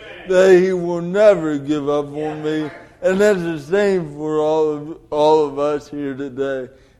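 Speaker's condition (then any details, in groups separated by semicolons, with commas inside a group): Cerebral palsy; delayed development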